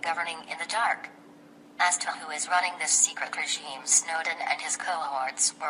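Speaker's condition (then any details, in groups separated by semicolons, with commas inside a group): No condition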